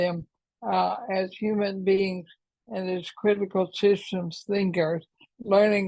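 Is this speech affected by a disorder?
Yes: ALS; expects to lose speech.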